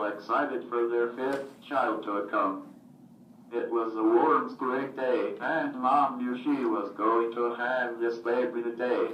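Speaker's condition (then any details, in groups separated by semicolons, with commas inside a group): Cerebral palsy, athetoid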